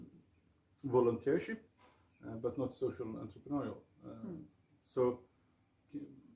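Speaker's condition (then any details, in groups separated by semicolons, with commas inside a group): No condition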